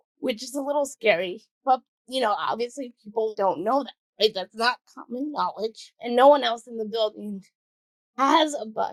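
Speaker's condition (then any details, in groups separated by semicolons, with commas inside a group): Cerebral palsy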